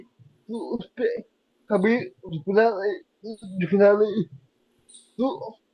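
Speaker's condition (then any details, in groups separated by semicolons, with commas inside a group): Cerebral palsy; could not speak as a child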